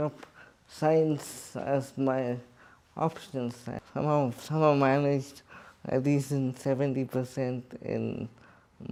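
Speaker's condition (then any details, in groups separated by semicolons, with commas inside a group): Cerebral palsy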